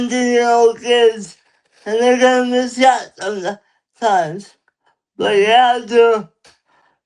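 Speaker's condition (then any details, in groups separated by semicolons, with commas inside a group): Cerebral palsy; lifelong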